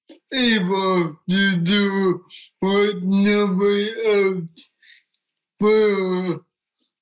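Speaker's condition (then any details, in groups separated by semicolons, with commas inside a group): Cerebral palsy; adapted wheelchair boxer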